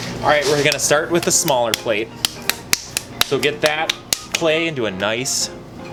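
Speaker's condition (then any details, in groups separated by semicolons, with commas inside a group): No condition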